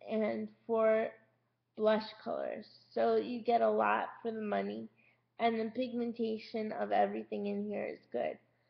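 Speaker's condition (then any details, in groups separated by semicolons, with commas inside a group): Cerebral palsy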